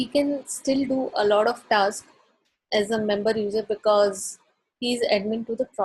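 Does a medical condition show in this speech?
No.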